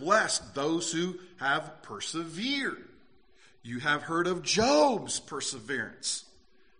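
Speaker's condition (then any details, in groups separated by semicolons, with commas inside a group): No condition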